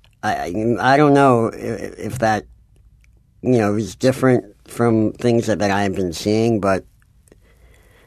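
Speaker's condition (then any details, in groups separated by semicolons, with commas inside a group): Cleft palate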